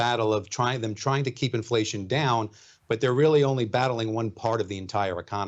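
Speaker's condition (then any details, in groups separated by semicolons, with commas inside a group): No condition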